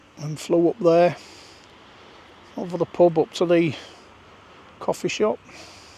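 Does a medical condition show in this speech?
No.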